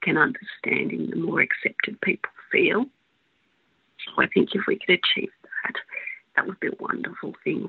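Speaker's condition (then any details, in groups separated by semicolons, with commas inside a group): Spasmodic dysphonia; words disappear like bad phone reception, bits of words lost, holds voice box, cough or hiccup resets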